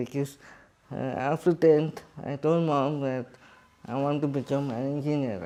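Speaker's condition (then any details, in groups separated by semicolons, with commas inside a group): Cerebral palsy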